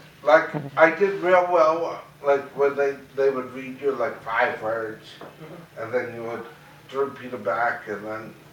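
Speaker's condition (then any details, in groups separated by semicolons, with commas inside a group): Cerebral palsy, mild; mainly affects speech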